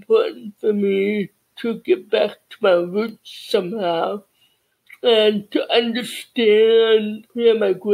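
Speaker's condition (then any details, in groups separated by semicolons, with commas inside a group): Cerebral palsy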